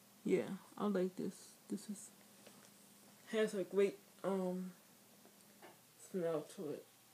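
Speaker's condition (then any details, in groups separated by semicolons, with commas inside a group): Speech impairment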